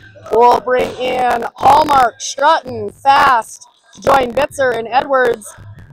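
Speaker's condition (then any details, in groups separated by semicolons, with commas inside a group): No condition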